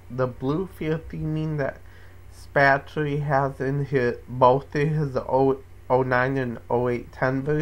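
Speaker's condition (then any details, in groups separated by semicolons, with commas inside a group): Cerebral palsy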